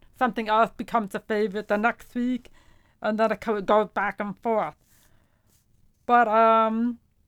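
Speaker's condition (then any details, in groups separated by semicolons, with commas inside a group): Profound deafness; uses hearing aids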